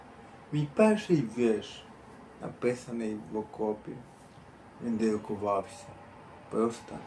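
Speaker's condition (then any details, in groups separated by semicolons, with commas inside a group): Cerebral palsy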